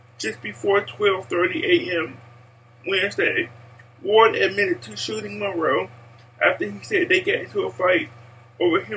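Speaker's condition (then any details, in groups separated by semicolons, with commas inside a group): Cerebral palsy; speech impaired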